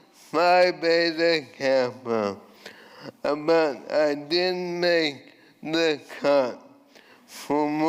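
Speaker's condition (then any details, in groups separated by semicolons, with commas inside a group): ALS; voice changed from earlier resonant voice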